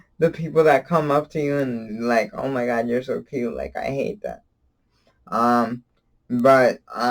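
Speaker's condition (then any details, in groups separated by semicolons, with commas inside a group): Cerebral palsy; from birth, wheelchair user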